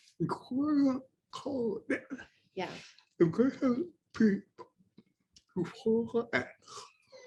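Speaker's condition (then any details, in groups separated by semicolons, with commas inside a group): Vocal dystonia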